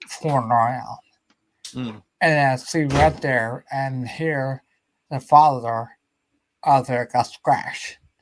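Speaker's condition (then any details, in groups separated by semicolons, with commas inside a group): Ataxia; may slur speech, may sound drunk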